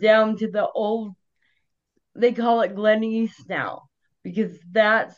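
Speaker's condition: Cerebral palsy; no speech therapy needed as child, thanks to mother

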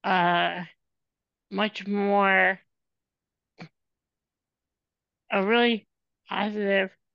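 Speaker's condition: Spinal muscular atrophy; progressive muscle weakness throughout body

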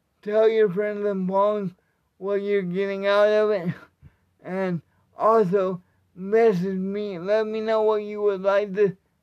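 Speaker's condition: Cerebral palsy; aphasia

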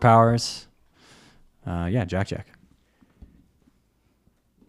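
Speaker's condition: No condition

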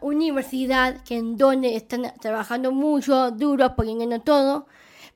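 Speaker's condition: Down syndrome; present from birth

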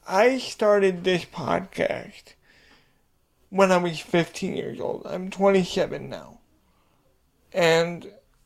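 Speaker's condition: Cerebral palsy; wheelchair user

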